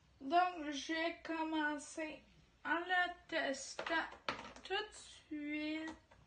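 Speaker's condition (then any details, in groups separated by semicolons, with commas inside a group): Ataxia; degenerative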